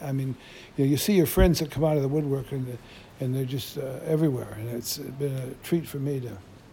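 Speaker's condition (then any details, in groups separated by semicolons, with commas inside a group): Parkinson's disease; typical form, tremor onset in right arm and hand, spread a little, 9 years since onset; stable last 1.5 to 2 years, exercise programs, medication combination, cannot drive; some self-described stuttering while talking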